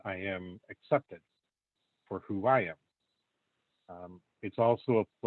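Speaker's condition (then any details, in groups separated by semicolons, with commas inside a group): No condition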